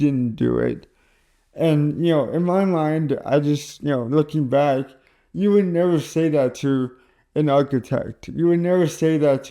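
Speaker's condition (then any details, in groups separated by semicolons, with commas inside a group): Cerebral palsy; caused by stroke at birth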